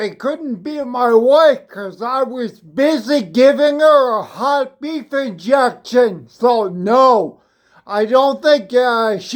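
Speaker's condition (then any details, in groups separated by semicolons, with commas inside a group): Spinocerebellar ataxia; speech sounds drunk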